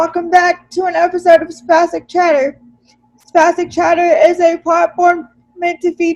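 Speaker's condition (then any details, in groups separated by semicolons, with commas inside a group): Cerebral palsy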